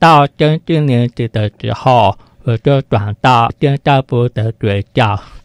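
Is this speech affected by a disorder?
Yes: hearing impairment; congenitally deaf, hearing aid, attended Shuanglian elementary hearing resource class, mainstream schools, uses spoken and sign language; spoken clarity below typical speakers, spoken language learned with difficulty in childhood.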